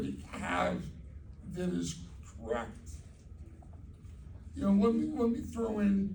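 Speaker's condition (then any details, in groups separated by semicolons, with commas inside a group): Cerebral palsy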